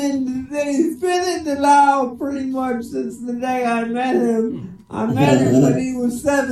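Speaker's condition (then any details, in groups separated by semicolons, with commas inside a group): Cerebral palsy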